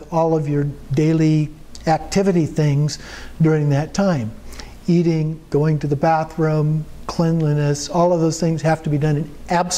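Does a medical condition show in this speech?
No.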